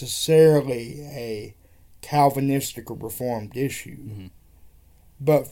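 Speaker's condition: Cerebral palsy; wheelchair user

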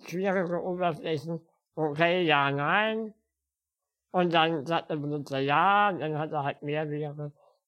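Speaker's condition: Spinal muscular atrophy; uses wheelchair

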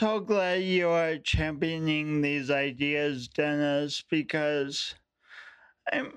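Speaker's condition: Speech impediment; since childhood, affects voice and coordination

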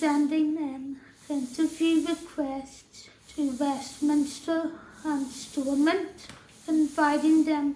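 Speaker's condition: Tracheostomy and ventilator dependent

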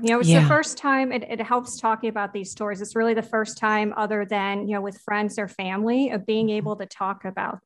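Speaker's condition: Cleft palate; congenital cleft palate, surgeries from early childhood through adolescence, full cleft revisions, ear tubes in and out; hearing retained, predicted deafness by around age two did not occur; speech, breathing and swallowing issues in childhood, speech therapy until about adolescence

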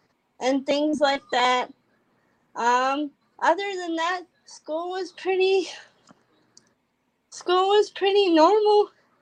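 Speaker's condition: Cerebral palsy; congenital

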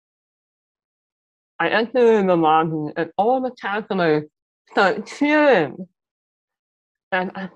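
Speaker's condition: Muscular dystrophy; power wheelchair user

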